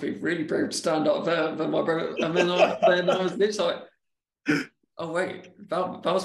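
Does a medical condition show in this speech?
Yes: stammer; classroom therapy techniques, worsened by college anxiety, 2-week intensive course at Michael Palin Centre London; no speech therapy for 7 years, uses own techniques, best it's ever been; worse with nerves, swaps feared words, elaborate wording as coping, no stammer at gym or focused; here repeated sounds.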